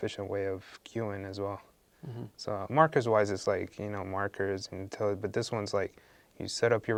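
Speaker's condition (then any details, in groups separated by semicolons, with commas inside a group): No condition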